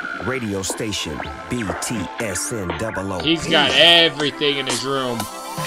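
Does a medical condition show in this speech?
No.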